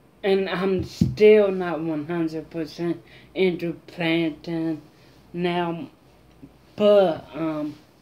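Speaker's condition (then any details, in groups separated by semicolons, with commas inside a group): Mild cerebral palsy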